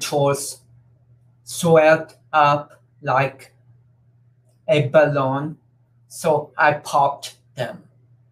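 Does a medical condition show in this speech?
Yes: cerebral palsy; umbilical cord slightly wrapped around neck, affects cerebrum and cerebellum, hands do not cramp; affects speech and coordination.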